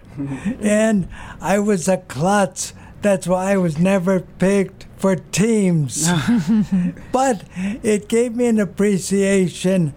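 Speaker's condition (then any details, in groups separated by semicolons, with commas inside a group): Aphasia after stroke; stroke destroyed quarter of brain, right side, left side partially paralyzed, left arm unusable, lost proprioception; 7 years post stroke, 5 years with Triangle Aphasia Project, talks on any subject; initially no words, no reading, no swallowing, stomach tube, early speech therapy, relearned reading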